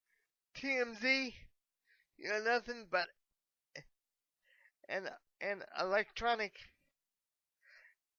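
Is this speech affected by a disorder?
Yes: cerebral palsy.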